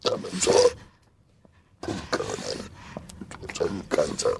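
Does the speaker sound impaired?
Yes: total laryngectomy; hypopharyngeal cancer, stage four at diagnosis, vocal cords removed, mouth connects directly to esophagus; communicates using esophageal speech; lost speech after surgery, took three years to learn esophageal speech.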